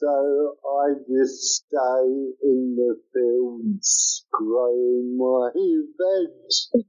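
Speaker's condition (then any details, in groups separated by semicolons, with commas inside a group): Cerebral palsy; from birth, caused by lack of oxygen to the brain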